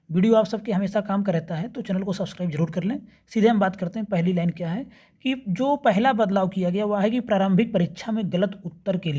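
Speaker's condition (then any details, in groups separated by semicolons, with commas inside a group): No condition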